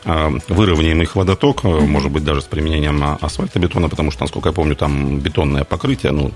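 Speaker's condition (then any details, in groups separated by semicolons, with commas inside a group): No condition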